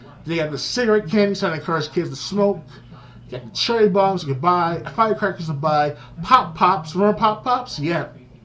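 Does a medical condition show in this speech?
No.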